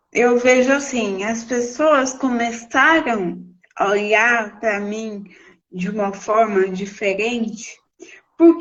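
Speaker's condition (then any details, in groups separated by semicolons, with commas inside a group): Cerebral palsy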